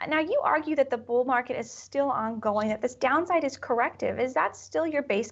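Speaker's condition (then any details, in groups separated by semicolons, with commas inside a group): No condition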